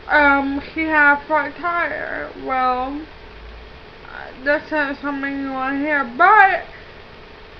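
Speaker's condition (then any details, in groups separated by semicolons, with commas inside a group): Cerebral palsy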